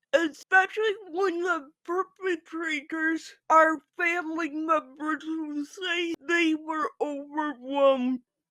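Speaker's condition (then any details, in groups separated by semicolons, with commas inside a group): Physical speech impairment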